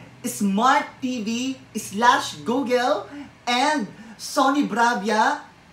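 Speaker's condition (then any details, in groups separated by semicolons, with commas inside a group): No condition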